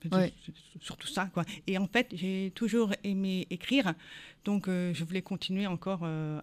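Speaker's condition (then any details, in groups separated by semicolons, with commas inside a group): Born deaf, congenital; learned to speak through years of speech therapy, learned p/b distinctions, speaks like hearing person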